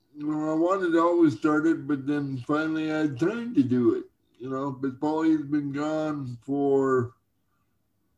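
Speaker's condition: Cerebral palsy; formerly had personal attendant Paulie

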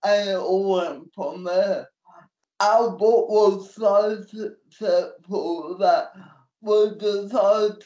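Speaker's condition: Cerebral palsy; NDIS support worker for transport, getting on and off stage, personal care

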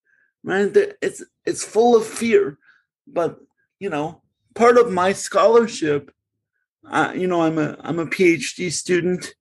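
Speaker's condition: Cerebral palsy; since birth

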